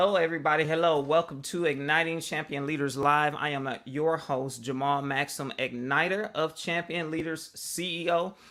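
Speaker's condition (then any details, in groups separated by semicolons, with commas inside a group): No condition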